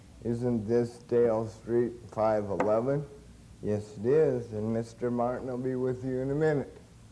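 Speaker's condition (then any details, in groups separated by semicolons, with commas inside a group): Cerebral palsy; since birth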